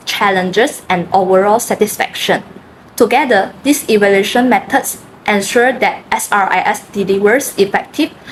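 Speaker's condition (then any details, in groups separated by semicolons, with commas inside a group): No condition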